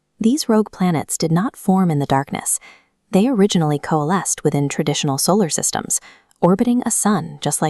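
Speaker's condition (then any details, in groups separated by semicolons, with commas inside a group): No condition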